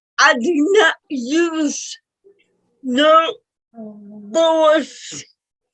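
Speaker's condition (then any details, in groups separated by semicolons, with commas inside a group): Cerebral palsy; speech impairment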